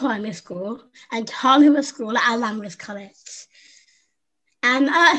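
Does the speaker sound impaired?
Yes: Down syndrome; present from birth, infant heart failure, heart surgery, pneumonia, stopped breathing, resuscitated, chest problems; learned to speak by copying younger sister Susie, second top grade and b in French speaking.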